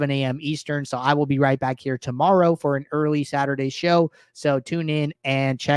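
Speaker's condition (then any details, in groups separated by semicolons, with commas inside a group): No condition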